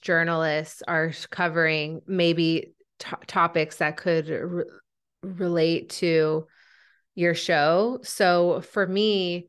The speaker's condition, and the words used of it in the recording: Stuttering. And stuttering can include like prolongations of certain sounds or repeating consonants, like I just did there.